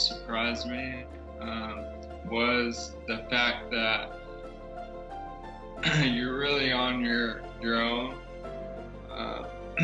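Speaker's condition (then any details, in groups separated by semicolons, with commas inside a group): ALS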